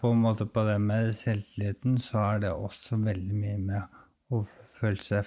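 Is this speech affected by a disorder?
Yes: ALS; no use of arms or legs, sudden leg spasms, relies on assistants for daily care.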